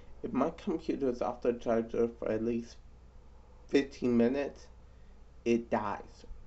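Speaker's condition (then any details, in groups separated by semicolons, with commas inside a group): Cerebral palsy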